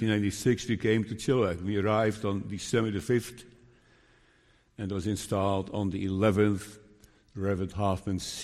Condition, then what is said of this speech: Parkinson's disease. I know that I now sometimes stutter and blur words, ...